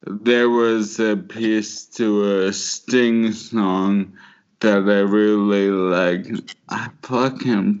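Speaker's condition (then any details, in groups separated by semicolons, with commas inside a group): Motor neuron disease; can no longer dance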